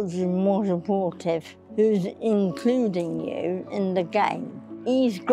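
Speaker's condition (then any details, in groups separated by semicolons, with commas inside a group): Cerebral palsy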